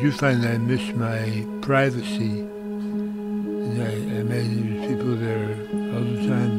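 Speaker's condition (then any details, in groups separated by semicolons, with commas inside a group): Early-onset Parkinson's disease; early-onset form, diagnosed at 55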